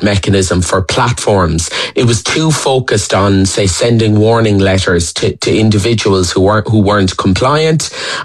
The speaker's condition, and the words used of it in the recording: No condition.